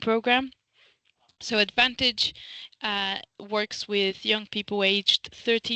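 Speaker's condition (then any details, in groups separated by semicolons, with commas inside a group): No condition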